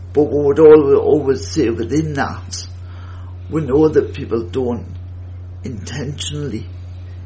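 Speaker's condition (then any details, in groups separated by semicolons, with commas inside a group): Cerebral palsy; wheelchair user since childhood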